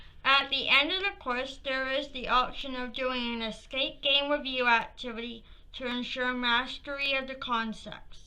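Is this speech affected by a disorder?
Yes: cerebral palsy; from birth.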